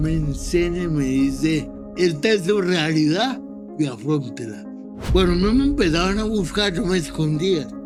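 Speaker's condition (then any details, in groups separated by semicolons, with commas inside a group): Cerebral palsy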